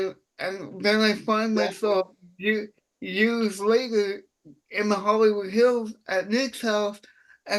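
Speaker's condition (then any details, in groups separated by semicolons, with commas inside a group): Cerebral palsy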